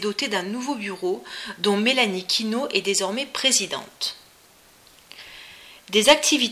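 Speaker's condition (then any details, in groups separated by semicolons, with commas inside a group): No condition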